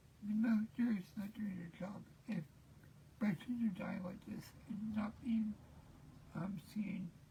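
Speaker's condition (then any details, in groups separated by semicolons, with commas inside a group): Cerebral palsy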